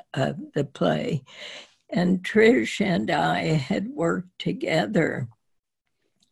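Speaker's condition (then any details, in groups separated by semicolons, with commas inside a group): Spasmodic dysphonia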